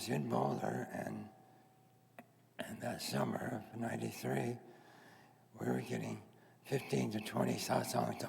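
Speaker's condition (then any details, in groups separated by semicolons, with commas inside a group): Head and neck cancer; earlier head and neck cancer, surgery; third recurrence, tumor behind ear, facial and vocal cord paralysis; vocal cord paralysis affects voice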